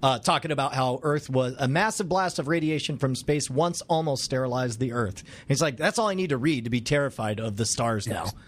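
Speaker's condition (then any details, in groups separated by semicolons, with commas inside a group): No condition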